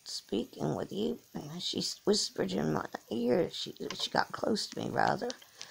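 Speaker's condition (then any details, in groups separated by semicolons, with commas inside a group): Cerebral palsy; from birth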